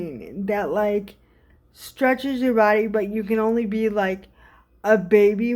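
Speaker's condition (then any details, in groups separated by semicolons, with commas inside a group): Cerebral palsy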